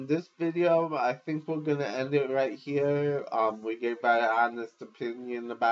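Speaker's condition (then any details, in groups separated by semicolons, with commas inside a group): Cerebral palsy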